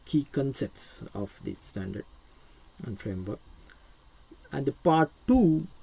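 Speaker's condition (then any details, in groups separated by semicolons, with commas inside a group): No condition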